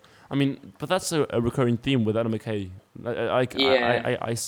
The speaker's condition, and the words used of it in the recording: Stuttering. If you've reached this far, excuse my stuttering or my random,